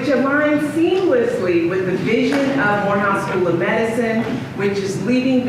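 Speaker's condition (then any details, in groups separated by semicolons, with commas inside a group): No condition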